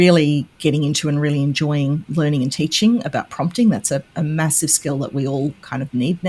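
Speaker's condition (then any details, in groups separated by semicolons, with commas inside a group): No condition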